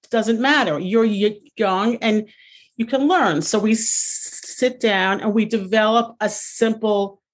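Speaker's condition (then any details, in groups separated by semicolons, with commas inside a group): Stuttering; repeated sounds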